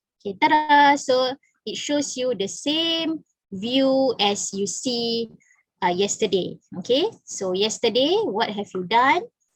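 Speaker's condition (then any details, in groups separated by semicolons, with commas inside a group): No condition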